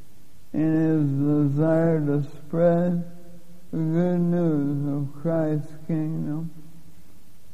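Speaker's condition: Lou Gehrig's disease; given 3 to 5 years to live

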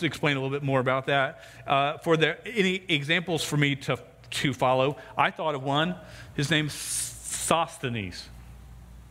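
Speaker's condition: Stuttering; lifelong stutter, used interpreter scout, also a stutterer, on Africa mission trip; gets stuck on words, stutters when preaching, rough time reading scripture aloud; repeated sounds

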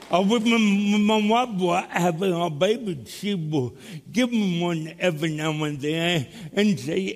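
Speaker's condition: Cerebral palsy; from birth

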